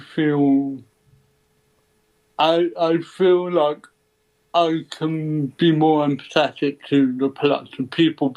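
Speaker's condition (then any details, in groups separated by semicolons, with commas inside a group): Cerebral palsy; ataxic type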